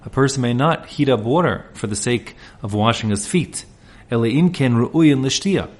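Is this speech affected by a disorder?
No.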